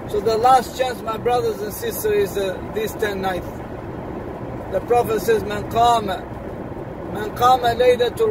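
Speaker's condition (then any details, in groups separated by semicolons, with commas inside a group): No condition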